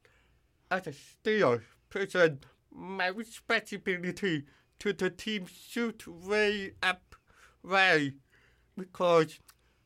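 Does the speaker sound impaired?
Yes: deafness; formerly hearing aids, now water-resistant cochlear implant with ear hook, cannot follow distant speakers; voice distorted when screaming at full volume, needs others' feedback on loudness.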